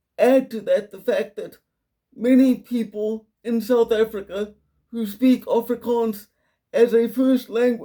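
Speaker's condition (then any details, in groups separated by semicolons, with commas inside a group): Quadriplegic cerebral palsy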